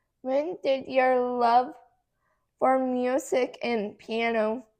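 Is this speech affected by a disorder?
Yes: cerebral palsy; hard to talk.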